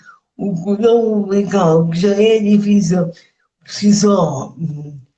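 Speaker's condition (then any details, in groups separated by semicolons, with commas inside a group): Cerebral palsy; mainly motor disability; age 51; speech affected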